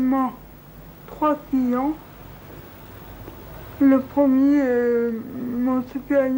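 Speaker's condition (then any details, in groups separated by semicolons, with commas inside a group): Cerebral palsy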